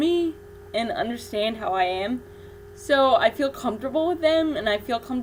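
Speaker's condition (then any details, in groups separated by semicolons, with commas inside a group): Cerebral palsy; infant ventilator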